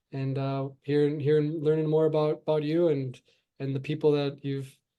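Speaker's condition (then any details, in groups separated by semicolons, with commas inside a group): No condition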